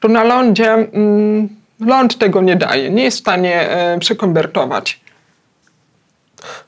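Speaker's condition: Hard of hearing, cochlear implant

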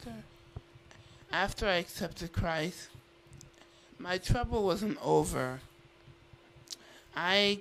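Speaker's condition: Duchenne muscular dystrophy; rare in females

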